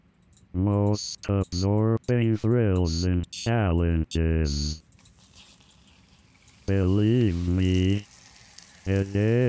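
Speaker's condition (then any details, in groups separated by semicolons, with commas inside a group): Amyotrophic lateral sclerosis; bulbar onset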